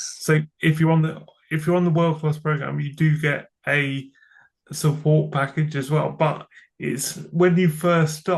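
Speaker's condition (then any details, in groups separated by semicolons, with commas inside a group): Cerebral palsy; from birth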